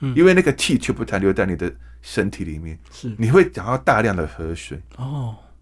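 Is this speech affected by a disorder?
Yes: hearing impairment.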